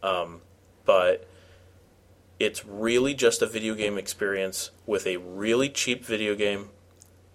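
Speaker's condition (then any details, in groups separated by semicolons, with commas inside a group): No condition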